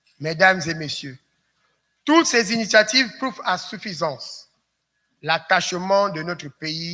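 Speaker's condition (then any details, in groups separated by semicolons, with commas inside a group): No condition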